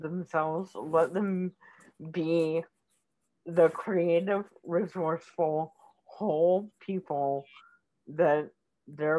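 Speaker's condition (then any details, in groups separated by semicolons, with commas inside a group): Cerebral palsy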